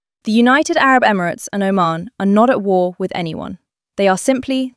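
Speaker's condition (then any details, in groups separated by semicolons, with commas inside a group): No condition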